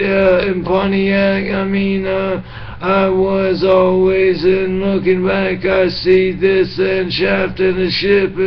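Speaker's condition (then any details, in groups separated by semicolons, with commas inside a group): Brain injury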